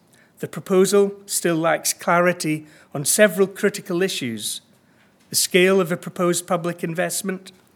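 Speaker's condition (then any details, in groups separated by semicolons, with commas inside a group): No condition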